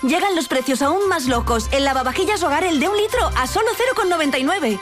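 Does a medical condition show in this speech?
No.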